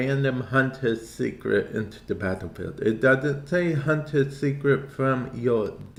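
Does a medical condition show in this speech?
Yes: cerebral palsy; speech affected at times.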